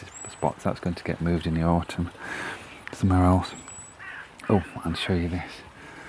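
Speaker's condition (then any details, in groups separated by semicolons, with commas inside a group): No condition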